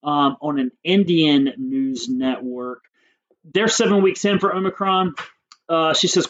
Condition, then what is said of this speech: No condition.